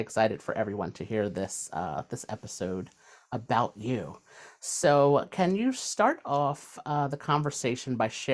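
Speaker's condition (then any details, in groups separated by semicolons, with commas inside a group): No condition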